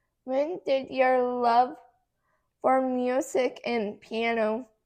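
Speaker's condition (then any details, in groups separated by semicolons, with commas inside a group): Cerebral palsy; hard to talk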